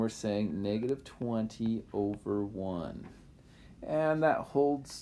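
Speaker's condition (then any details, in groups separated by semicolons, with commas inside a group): No condition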